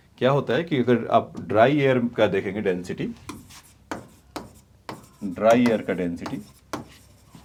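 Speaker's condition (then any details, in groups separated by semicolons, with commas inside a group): No condition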